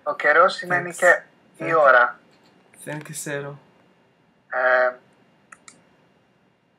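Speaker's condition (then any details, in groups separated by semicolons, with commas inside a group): No condition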